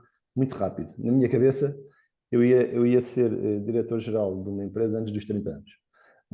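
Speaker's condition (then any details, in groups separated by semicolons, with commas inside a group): No condition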